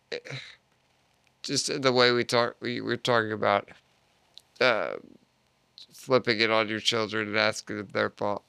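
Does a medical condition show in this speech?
Yes: Duchenne muscular dystrophy; adult stem cell therapy in Panama about 4 years ago.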